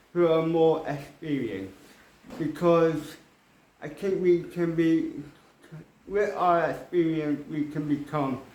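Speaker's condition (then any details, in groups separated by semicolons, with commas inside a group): Cerebral palsy; mild, ataxic type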